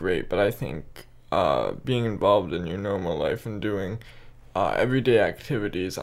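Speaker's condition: Cerebral palsy; spastic quadriplegia, tight muscles, cannot walk typically, uses walker or gait trainer, describes smaller form

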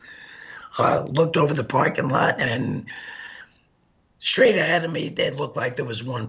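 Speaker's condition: Gunshot injury to voice box; hit spine

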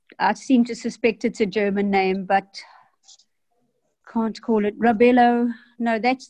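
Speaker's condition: No condition

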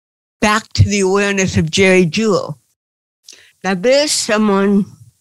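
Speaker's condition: Cerebral palsy; titanium neck limiting looking up

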